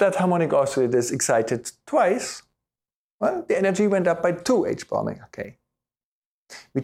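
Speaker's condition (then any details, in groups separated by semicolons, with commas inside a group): No condition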